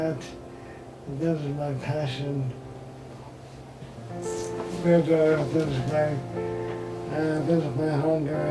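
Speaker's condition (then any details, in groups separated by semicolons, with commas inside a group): ALS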